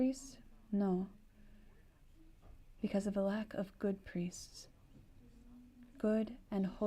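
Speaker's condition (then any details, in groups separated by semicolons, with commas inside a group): No condition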